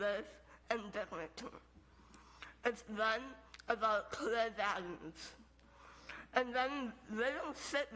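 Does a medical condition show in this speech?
Yes: Moebius syndrome.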